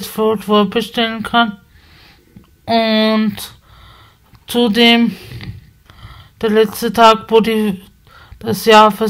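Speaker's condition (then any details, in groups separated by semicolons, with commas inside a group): Spasticity from birth; multiple sclerosis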